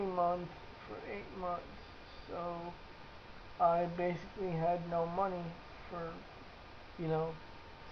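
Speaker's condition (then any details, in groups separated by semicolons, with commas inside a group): Cerebral palsy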